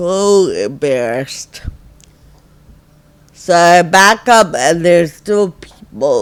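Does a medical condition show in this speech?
Yes: Friedreich ataxia; some control of all limbs, lacks fine motor control.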